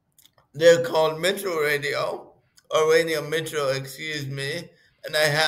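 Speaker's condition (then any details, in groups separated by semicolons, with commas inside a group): Cerebral palsy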